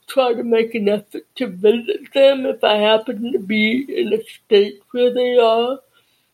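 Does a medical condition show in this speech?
Yes: deafness.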